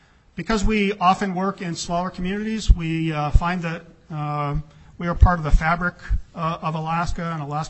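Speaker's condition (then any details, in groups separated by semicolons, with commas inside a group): No condition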